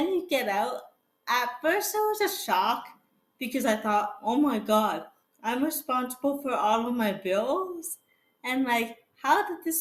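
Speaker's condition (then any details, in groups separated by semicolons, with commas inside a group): Cerebral palsy; fall risk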